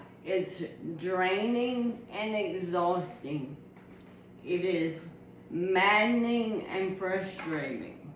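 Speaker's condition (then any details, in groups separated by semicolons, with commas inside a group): ALS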